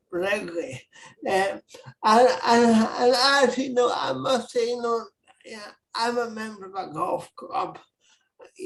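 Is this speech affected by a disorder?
Yes: cerebral palsy.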